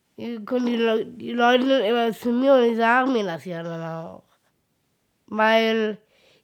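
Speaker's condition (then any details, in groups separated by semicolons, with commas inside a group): Down syndrome; features visible at birth, glasses from age two, tongue control training, gymnastics, ballet, flute lessons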